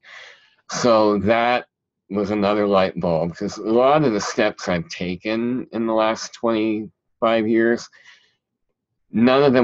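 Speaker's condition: Cleft palate; present since childhood

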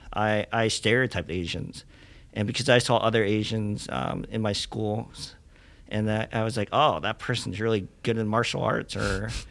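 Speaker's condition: Cleft lip and palate; present from birth in South Korea

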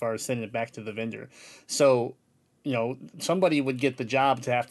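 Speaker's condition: Cleft palate; congenital cleft palate

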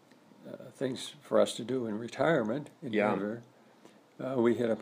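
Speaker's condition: Parkinson's disease; stiff right arm

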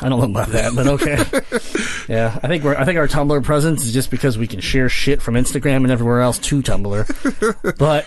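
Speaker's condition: Cleft palate; congenital

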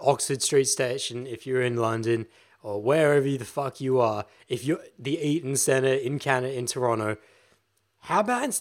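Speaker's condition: No condition

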